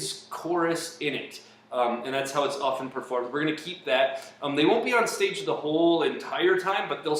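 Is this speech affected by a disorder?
No.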